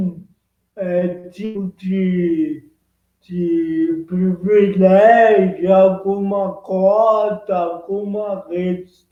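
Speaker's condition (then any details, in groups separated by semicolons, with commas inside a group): Cerebral palsy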